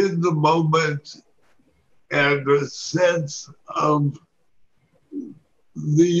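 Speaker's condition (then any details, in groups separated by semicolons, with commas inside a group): Parkinson's disease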